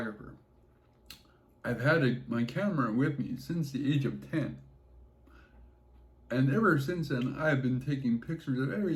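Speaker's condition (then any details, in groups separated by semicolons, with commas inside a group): Cerebral palsy; affects gait and walking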